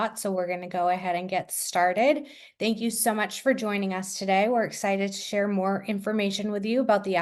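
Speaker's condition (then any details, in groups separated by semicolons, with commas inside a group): No condition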